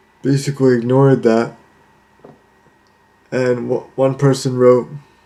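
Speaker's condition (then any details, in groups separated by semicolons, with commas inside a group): Cerebral palsy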